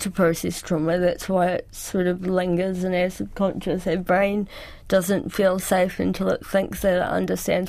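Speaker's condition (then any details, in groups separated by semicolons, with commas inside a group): Cerebral palsy; cerebral palsy since childhood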